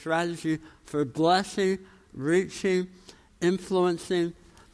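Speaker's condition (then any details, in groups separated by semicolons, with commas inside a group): Tongue cancer, jaw reconstruction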